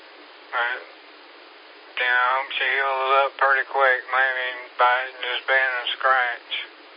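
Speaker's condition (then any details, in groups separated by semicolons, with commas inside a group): Parkinson's; fall risk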